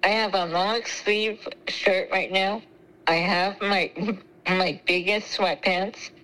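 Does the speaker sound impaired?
Yes: spinal muscular atrophy; congenital, terminal, given 10 years to live, feeding tube, ventilator, cough assist, suction machine, nebulizers, CPT vest; night ventilator 13 hours, lung medications every 4 hours, no breathing treatment 48 hours, oxygen standby; trouble chewing and swallowing, high choking risk, secretions stay in lungs, fluids via feeding tube.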